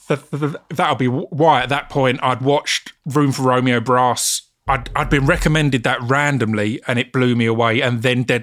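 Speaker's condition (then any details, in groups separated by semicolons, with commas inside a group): Stammer; stutter, unnoticed during rapping and spoken word years, noticed with radio show and podcast, works with STAMMA; says stammer spoils acting self-tapes once speaking; repeated sounds, repeated words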